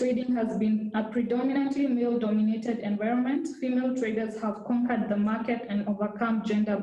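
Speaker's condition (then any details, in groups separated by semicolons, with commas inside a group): No condition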